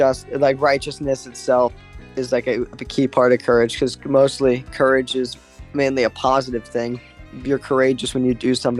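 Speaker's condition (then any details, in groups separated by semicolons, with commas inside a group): No condition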